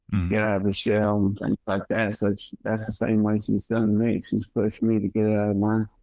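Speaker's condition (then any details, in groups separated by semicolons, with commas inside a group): Multiple sclerosis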